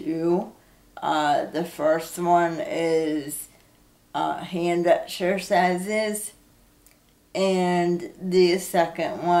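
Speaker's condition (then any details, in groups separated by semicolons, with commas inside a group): Cerebral palsy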